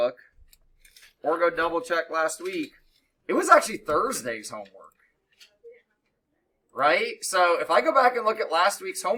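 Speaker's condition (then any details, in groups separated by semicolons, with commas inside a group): No condition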